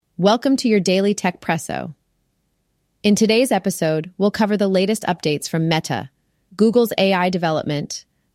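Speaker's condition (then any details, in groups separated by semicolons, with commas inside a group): No condition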